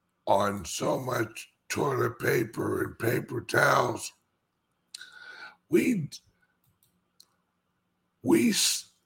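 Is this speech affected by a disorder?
Yes: speech impediment; slight speech impediment.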